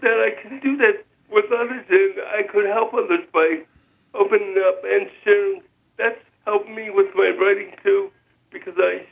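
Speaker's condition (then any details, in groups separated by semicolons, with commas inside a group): Spastic cerebral palsy; lifelong wheelchair use, now power chair for mobility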